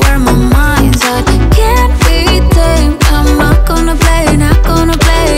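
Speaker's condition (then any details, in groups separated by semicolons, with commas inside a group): No condition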